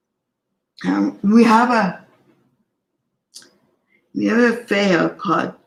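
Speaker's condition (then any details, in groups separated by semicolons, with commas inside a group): Cerebral palsy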